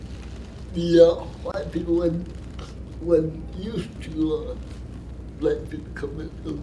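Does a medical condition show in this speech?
Yes: cerebral palsy; from birth.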